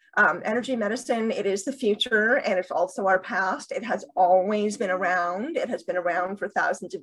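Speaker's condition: Deafness with cochlear implants

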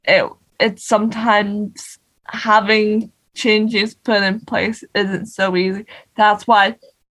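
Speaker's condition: Cerebral palsy; non-progressive, needs change over time; uses wheelchair and crutches to move around

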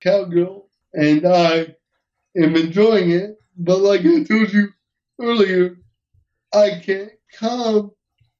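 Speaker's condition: Cerebral palsy; uses wheelchair, hearing intact

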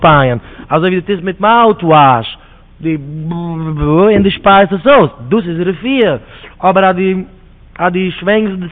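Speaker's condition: No condition

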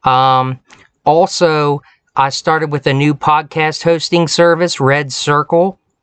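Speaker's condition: No condition

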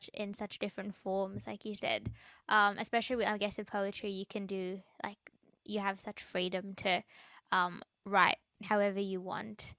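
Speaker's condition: No condition

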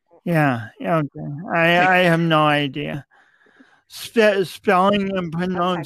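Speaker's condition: Cerebral palsy; cerebral palsy present from birth, unique walk, yoga and laughter yoga built speaking confidence; speech impediment evident tonight; comes and goes, avoided speaking in school, finds the words cerebral palsy hard to say

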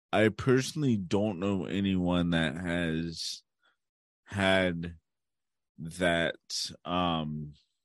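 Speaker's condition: Cerebral palsy; since birth

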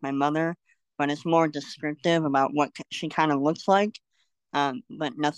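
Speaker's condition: Cleft lip and palate; congenital

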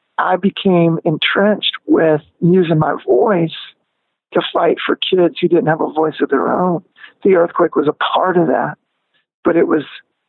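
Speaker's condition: Spasmodic dysphonia; onset at peak of singing career

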